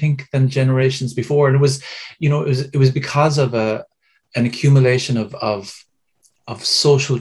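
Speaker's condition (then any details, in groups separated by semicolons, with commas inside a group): No condition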